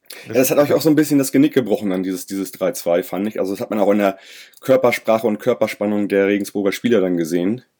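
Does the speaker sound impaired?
No.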